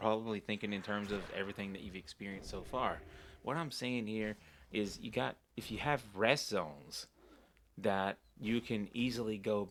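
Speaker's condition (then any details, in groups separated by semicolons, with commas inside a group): No condition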